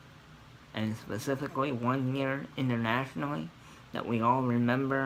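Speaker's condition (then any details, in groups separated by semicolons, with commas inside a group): Cerebral palsy; scoliosis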